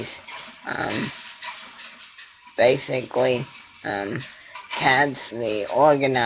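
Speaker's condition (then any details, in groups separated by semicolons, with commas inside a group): Cerebral palsy; attending therapy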